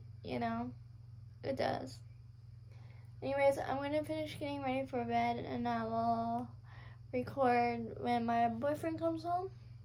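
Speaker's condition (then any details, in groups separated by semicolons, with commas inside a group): Cerebral palsy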